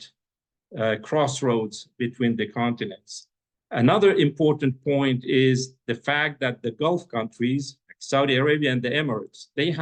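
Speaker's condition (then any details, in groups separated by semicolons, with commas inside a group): No condition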